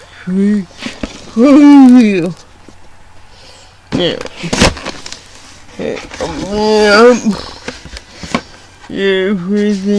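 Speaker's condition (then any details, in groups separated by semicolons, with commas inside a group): Cerebral palsy; neurological disorder, affects hand movements; slurred speech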